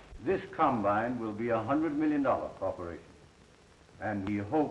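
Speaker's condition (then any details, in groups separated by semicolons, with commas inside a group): No condition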